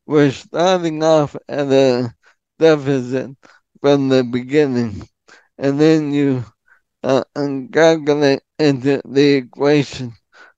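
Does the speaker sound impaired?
Yes: ALS; frequent throat clearing, frequent hesitation fillers, speaks in full sentences.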